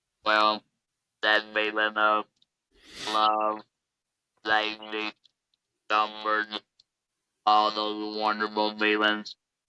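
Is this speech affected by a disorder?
Yes: laryngectomy; larynx removed for smoking-related laryngeal cancer, electrolarynx speech; diagnosed about a year ago, no current cancer signs; no normal speech, robotic sound, hard to understand at first.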